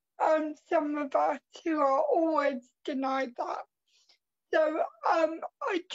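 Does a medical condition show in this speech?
Yes: cerebral palsy.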